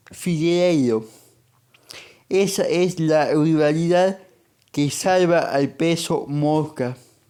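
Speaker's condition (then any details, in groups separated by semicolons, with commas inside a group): Cerebral palsy; monthly medication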